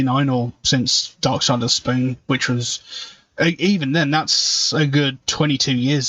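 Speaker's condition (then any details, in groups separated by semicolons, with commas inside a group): No condition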